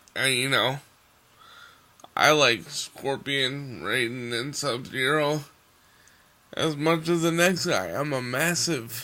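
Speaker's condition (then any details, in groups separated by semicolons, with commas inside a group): Cerebral palsy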